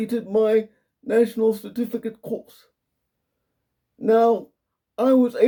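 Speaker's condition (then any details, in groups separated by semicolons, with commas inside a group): Quadriplegic cerebral palsy; severe spasms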